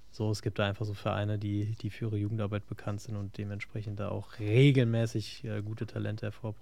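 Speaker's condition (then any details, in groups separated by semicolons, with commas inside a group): No condition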